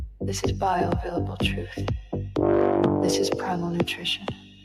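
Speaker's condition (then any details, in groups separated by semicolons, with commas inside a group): No condition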